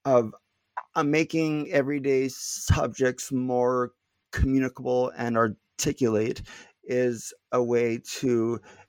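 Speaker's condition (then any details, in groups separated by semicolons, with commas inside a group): Stuttering; not stuttering much at time of recording; prolonged sounds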